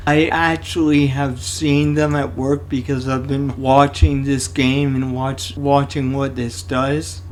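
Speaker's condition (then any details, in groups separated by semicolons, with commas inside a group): Cerebral palsy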